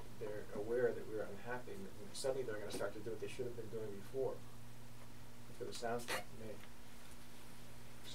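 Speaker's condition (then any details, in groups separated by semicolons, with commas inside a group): No condition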